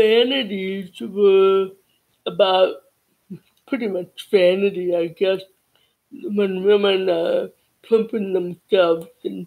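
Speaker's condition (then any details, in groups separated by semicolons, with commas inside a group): Cerebral palsy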